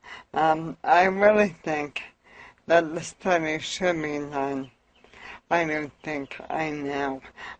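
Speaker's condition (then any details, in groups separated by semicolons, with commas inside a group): Amyotrophic lateral sclerosis; diagnosed at age 36, lost use of arms, lost balance later regained; lost ability to cough, choked on saliva, choking resolved with cannabis, speech improved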